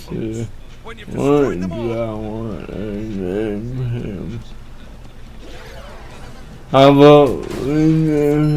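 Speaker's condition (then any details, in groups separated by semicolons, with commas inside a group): Cerebral palsy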